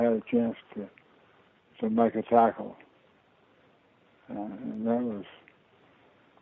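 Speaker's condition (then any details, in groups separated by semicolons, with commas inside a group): Parkinson's disease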